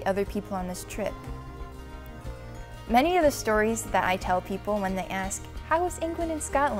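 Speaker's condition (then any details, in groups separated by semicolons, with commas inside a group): No condition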